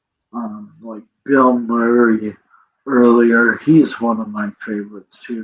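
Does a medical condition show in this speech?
Yes: cerebral palsy; present from birth.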